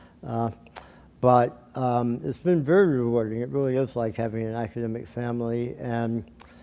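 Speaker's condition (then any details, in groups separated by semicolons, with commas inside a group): Tongue cancer surgery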